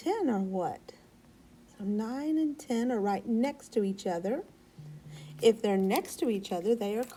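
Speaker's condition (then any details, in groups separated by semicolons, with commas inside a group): No condition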